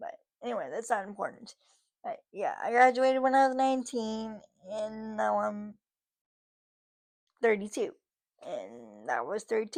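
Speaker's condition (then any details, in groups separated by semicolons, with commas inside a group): Cerebral palsy, spastic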